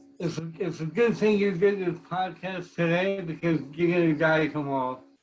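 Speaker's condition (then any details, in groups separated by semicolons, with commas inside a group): Cerebral palsy; speech impediment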